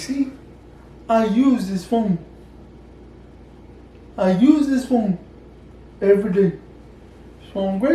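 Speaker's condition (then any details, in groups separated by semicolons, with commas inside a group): Cerebral palsy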